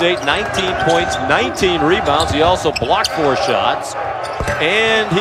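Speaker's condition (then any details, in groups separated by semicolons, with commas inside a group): No condition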